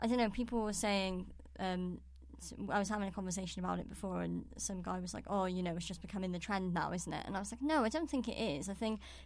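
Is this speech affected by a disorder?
Yes: cleft palate; congenital cleft palate, bottle fed as infant, could not breastfeed or eat.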